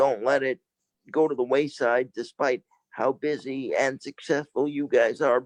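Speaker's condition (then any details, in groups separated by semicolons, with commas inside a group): Cerebral palsy; from birth, lack of oxygen after lung collapse, lifelong wheelchair; wheelchair user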